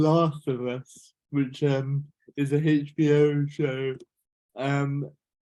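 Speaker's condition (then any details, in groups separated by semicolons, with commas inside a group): Cerebral palsy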